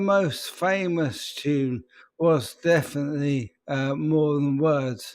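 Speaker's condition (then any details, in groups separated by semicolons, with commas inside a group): ALS; speech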